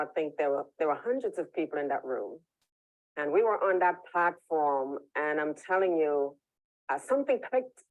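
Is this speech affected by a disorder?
No.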